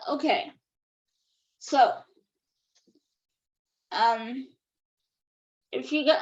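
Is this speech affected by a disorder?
Yes: cerebral palsy; affects all four limbs.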